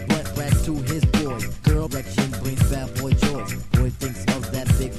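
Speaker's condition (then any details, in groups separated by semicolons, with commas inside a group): No condition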